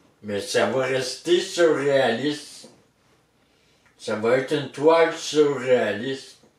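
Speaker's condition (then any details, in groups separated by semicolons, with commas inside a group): Traumatic brain injury; surgery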